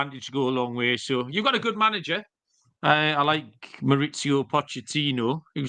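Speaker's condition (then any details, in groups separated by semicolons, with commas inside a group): No condition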